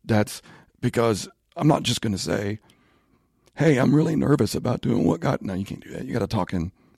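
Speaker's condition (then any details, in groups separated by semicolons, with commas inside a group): Spasmodic dysphonia; voice issue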